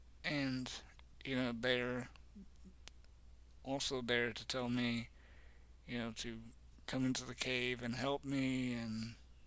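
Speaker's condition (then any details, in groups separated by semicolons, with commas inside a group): Cerebral palsy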